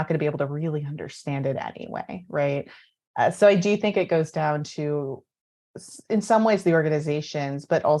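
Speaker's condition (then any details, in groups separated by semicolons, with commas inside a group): No condition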